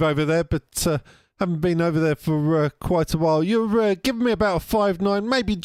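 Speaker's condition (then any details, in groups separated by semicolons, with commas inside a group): No condition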